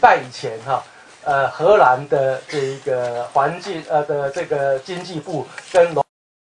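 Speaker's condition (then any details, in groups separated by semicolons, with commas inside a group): No condition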